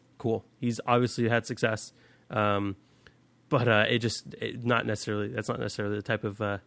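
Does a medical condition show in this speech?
No.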